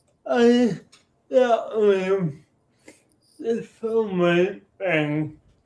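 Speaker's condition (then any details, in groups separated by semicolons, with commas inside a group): Cerebral palsy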